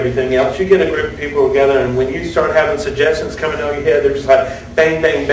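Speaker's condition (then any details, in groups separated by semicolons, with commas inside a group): No condition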